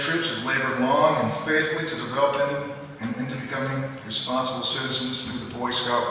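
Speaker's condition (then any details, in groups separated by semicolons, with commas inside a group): No condition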